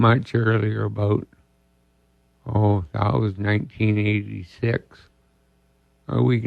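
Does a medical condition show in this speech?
Yes: ALS; diagnosed about two years ago.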